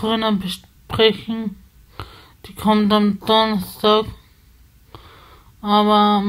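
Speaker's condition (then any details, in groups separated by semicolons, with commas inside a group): Spasticity from birth; multiple sclerosis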